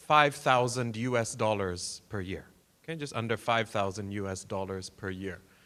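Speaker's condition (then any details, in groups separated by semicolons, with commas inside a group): No condition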